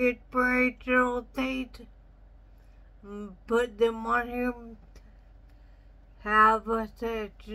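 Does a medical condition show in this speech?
Yes: traumatic brain injury.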